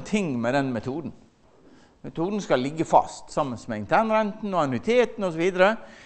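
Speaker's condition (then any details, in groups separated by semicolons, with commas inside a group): No condition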